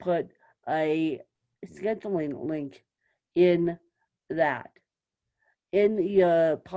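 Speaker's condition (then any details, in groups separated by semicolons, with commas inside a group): Cerebral palsy, mixed, moderate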